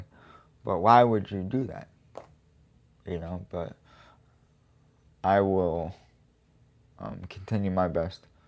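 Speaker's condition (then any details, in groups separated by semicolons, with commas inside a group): Cerebral palsy; quadriplegic, uses wheelchair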